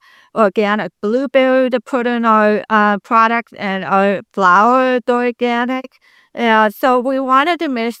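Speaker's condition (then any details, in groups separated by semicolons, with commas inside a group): Deafness, congenital; speaks very well per host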